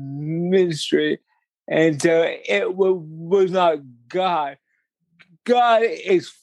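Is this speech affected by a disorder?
Yes: cerebral palsy; speech impediment.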